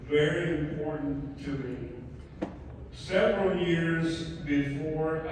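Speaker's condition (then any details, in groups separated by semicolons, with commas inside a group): ALS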